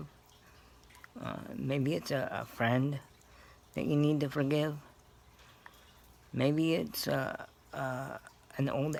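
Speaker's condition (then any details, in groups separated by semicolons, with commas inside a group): Cerebral palsy; scoliosis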